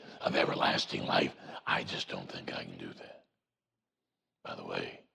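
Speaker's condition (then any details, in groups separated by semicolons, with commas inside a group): Voice box removal needed; vocal cord cancer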